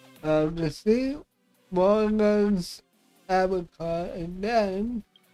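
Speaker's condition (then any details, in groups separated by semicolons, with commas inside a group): Cerebral palsy; affects voice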